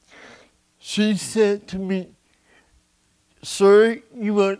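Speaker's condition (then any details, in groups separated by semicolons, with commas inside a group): Cerebral palsy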